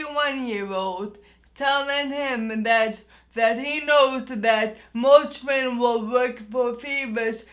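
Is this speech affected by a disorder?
Yes: anoxic brain injury.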